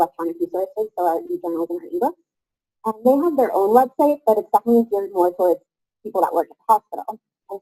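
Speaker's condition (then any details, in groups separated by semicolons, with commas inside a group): No condition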